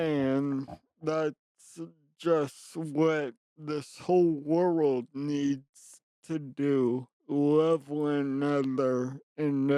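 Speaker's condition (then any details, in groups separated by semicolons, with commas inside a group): Traumatic brain injury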